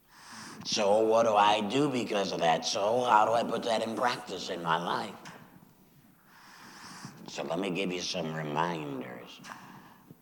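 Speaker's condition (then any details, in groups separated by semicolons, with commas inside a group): Laryngectomy after throat cancer; recurred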